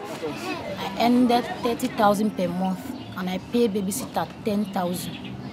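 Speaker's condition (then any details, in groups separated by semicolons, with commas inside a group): No condition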